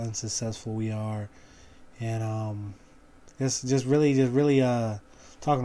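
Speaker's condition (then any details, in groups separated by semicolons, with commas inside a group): No condition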